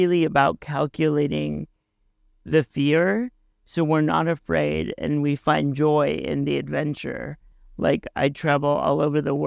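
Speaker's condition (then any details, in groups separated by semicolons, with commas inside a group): Cerebral palsy; altered speaking timing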